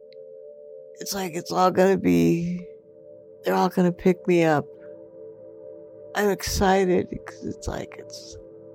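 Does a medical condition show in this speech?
Yes: multiple system atrophy; diagnosed 2015 after six doctors, about four years, lungs and muscles atrophying; brain does not signal breathing, must consciously blink, still talking, expects to lose voice.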